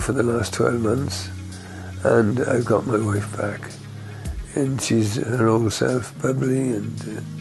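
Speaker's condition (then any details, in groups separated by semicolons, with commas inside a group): Parkinson's; about 10 years since onset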